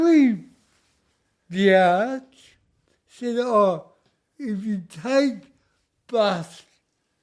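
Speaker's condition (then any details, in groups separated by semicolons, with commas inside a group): Cerebral palsy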